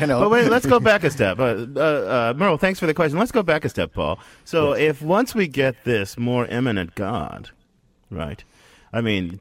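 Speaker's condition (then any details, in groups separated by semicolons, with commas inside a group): No condition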